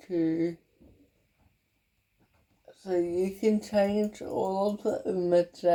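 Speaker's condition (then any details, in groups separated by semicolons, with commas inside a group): Cerebral palsy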